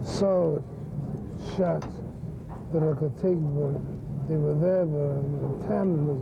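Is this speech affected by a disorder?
Yes: Parkinson's syndrome.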